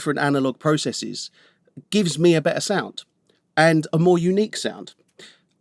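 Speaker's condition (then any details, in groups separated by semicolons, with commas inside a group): No condition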